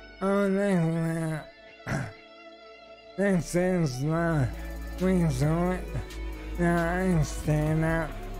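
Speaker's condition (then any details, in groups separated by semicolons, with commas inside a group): ALS; stem cell treatment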